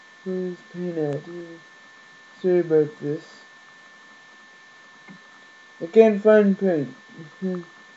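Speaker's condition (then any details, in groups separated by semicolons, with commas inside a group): Cerebral palsy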